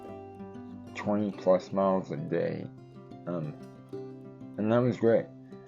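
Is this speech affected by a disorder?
Yes: cerebral palsy; tends to mess up words.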